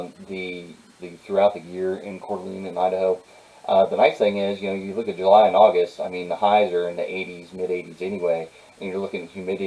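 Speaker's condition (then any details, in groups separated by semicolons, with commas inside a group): No condition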